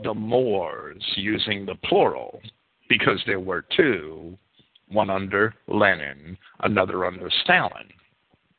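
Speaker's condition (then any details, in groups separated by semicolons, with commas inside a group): No condition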